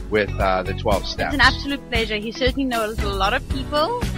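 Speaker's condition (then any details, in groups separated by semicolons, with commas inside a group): No condition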